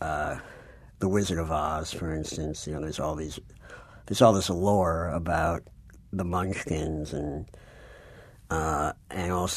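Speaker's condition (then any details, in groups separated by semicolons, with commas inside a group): Cleft palate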